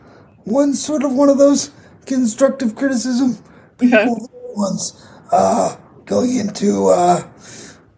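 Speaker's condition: Cerebral palsy; condition audible in voice

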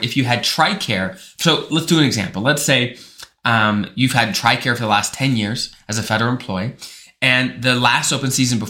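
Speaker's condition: No condition

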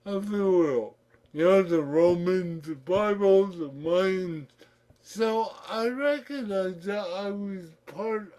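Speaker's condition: Cerebral palsy; school for physically disabled children

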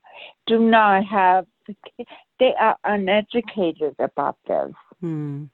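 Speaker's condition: Brain aneurysm rupture; sounds different than before, speech leads people to think deaf

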